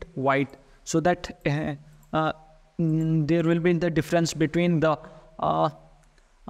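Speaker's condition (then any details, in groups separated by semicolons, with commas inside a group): No condition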